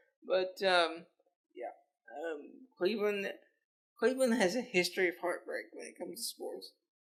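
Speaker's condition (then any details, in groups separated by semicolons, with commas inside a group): Cerebral palsy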